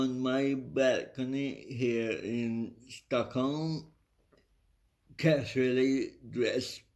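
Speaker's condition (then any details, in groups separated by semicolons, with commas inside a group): Cerebral palsy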